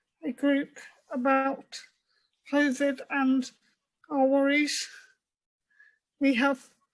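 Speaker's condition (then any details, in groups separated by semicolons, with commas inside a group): Cerebral palsy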